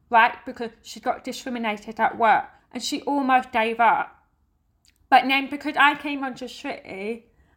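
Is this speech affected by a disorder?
Yes: deafness; family all hearing.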